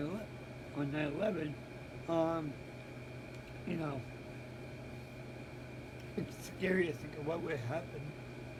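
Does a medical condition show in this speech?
Yes: cerebral palsy; present since birth.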